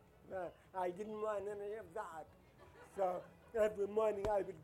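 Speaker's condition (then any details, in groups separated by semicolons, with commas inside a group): Deafness, acquired at age 5 from German measles; deaf since age five, caused by German measles, witch doctor put snake oil in ear in childhood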